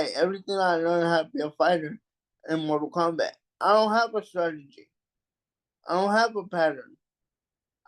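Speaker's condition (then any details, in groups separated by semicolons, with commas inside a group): Cerebral palsy; takes deep breaths while speaking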